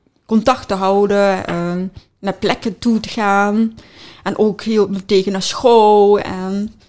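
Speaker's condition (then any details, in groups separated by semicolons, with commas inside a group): Deafness with cochlear implant; congenital, implant from age two, magnet in head, cochlear electrodes, once robotic sound, pain, stopped use; speech therapy to practise speech, says speaks very well now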